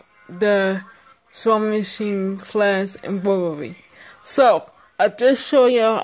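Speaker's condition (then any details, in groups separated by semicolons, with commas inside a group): Speech impairment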